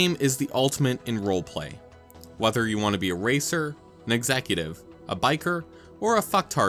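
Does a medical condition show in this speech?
No.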